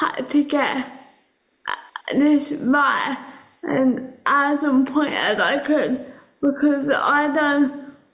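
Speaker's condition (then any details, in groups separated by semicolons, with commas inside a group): Cerebral palsy; speech impediment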